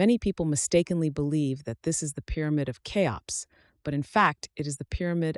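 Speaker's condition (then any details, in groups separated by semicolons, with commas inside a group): No condition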